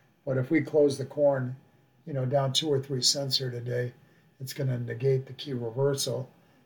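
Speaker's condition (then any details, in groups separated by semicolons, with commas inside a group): No condition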